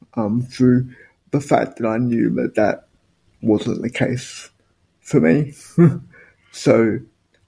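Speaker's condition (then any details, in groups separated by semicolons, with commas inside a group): Spastic quadriplegic cerebral palsy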